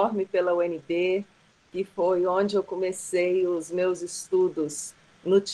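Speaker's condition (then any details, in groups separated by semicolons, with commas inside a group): No condition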